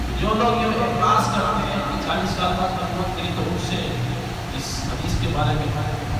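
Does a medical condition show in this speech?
No.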